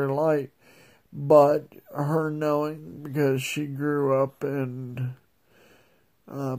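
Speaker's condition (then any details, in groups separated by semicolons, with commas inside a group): Multiple sclerosis, progressive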